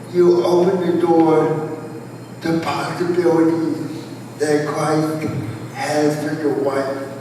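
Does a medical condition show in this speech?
Yes: cerebral palsy, spastic quadriplegia.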